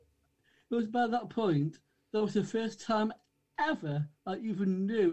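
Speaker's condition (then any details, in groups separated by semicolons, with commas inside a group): Down syndrome; from birth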